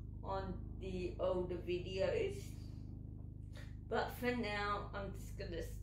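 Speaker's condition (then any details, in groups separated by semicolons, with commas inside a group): Cerebral palsy, dystonic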